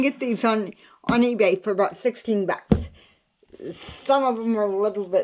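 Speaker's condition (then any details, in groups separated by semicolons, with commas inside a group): Cerebral palsy; cannot walk, crawls to get around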